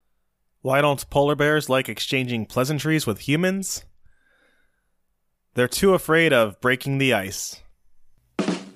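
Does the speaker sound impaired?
No.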